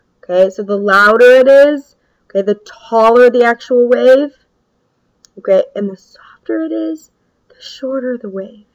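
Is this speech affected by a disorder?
No.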